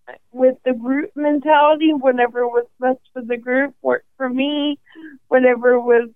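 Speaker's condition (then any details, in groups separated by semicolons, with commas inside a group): ALS; probable category at diagnosis, first symptoms in hand, diagnosed at 27 after 18 months; 5.5 years since diagnosis, considering walking device, sees speech and respiratory therapists, must catch breath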